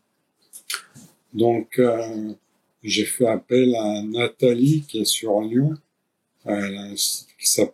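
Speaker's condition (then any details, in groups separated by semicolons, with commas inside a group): ALS; increasing difficulty speaking, mainly due to breath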